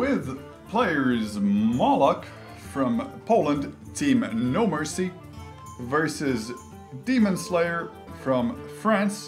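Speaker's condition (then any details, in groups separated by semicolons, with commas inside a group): No condition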